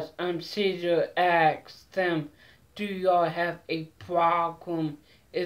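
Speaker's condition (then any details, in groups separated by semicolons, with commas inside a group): Mild cerebral palsy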